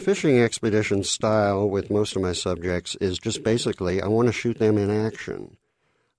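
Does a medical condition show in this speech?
Yes: cleft lip and palate; congenital cleft lip and palate, several unpleasant surgeries in childhood.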